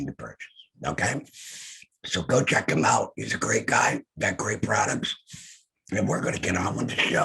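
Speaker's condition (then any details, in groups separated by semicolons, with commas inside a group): Head and neck cancer; laryngectomy; voice lost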